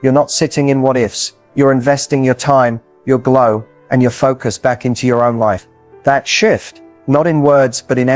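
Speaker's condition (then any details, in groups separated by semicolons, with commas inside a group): No condition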